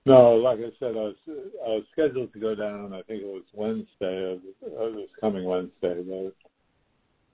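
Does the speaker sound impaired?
Yes: Parkinson's; stem cell infusions in houston, infusions finished, assessment due in september; in clinical trial of stem cell therapy derived from donated bone marrow.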